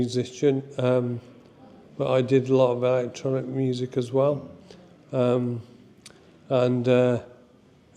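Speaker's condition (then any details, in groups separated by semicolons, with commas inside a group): Motor neurone disease; ALS type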